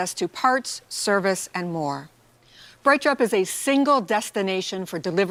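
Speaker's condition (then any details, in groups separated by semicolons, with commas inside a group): No condition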